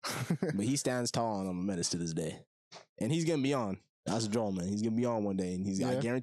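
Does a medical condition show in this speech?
No.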